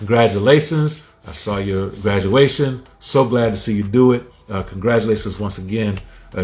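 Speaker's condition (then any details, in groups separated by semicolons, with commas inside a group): No condition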